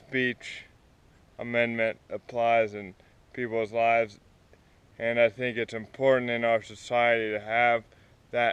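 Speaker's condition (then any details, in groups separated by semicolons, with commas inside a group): Cerebral palsy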